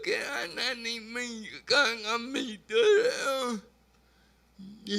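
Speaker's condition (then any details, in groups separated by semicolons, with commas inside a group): Brain lesion disability grade 1, severe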